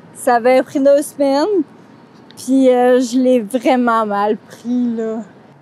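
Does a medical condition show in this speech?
Yes: Friedreich's ataxia.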